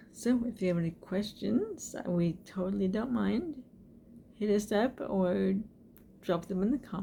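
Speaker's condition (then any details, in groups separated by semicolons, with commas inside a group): Cerebral palsy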